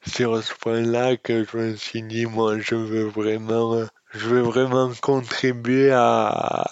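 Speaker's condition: Dystonia; congenital

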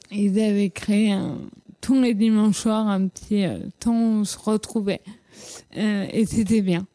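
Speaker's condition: Cerebral palsy; childhood speech

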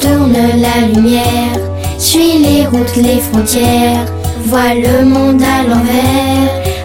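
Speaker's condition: No condition

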